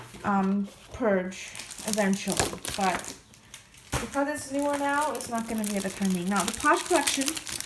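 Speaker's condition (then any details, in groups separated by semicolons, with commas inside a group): No condition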